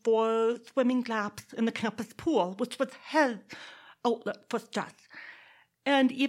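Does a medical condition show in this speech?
Yes: deafness; reads lips, interview questions read to her in person.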